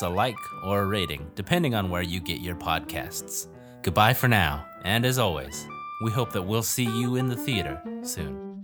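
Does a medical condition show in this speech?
No.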